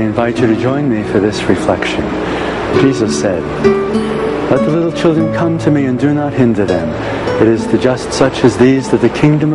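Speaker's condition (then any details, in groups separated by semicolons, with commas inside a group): No condition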